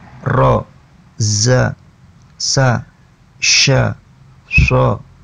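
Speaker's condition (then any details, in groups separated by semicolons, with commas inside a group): No condition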